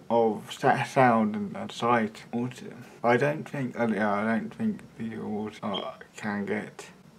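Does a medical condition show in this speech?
Yes: cerebral palsy, mild.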